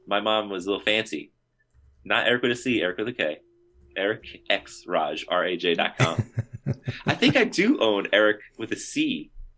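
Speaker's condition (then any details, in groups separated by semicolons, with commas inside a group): No condition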